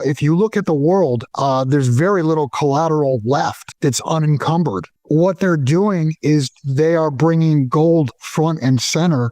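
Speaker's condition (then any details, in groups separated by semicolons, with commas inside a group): No condition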